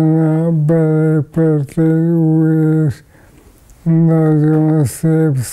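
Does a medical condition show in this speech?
Yes: ALS.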